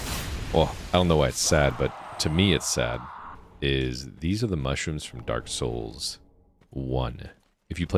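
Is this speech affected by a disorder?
No.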